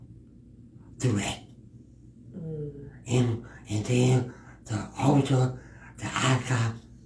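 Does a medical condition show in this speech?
Yes: cerebral palsy; not curable, walks and moves without wheelchair, had speech therapist, strong support system; drools a little, cannot contain drooling, drools when speaking; speech affected, way of talking differs, bullied for speech through elementary, junior high, high school.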